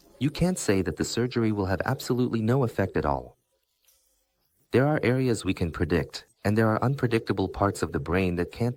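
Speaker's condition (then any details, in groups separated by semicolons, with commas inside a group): No condition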